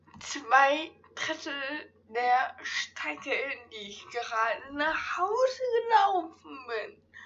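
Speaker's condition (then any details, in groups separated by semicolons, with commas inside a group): Ataxia; ataxia affecting hands and fingers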